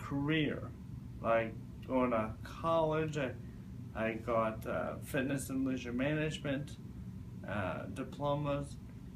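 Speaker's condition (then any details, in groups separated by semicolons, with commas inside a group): Cerebral palsy; present from birth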